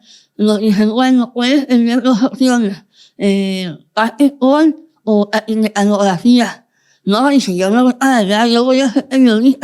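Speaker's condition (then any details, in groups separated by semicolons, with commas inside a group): Moebius syndrome; congenital, facial paralysis, no facial expression; 46 years since birth; communication not easy, speech not expected at birth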